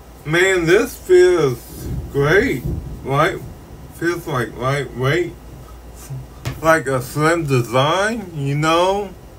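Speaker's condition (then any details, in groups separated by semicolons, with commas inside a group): Ataxic cerebral palsy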